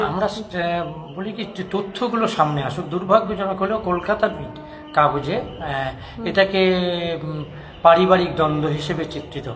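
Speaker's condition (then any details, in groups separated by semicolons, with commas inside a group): No condition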